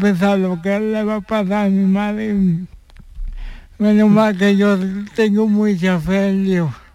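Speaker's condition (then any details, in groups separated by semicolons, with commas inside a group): Cerebral palsy; since birth, needs extra support for daily living activities; attends Aspace Sevilla day centre for stimulation, needs adapted bus to reach centre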